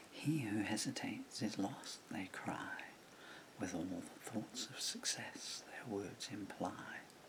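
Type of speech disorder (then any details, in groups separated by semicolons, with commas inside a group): Bulbar dysarthria; progressive bulbar palsy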